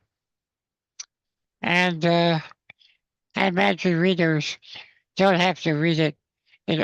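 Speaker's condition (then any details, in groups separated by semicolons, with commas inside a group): Spinal muscular atrophy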